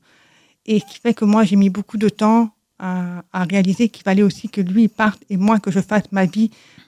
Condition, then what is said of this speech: Deafness. C'est trompeur parce que on croit que, que je ne suis pas sourde, mais je suis sourde en enlevant mon appareil.